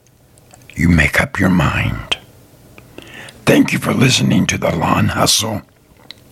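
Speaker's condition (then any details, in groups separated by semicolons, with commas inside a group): Throat cancer, partial laryngectomy; medications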